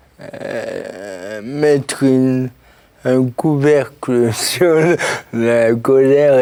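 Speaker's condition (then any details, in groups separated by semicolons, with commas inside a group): Cerebral palsy; since birth, birth injury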